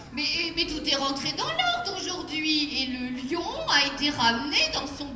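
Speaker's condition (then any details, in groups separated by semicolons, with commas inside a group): No condition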